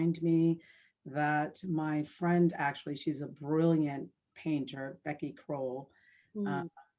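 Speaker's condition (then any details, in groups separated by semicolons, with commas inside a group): No condition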